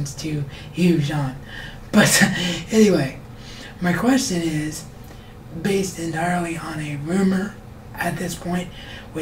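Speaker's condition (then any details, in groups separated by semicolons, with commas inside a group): Cerebral palsy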